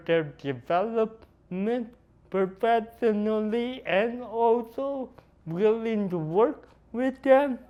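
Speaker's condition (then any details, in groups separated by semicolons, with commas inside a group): Cerebral palsy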